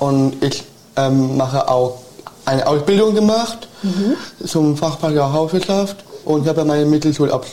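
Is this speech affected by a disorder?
Yes: Down syndrome.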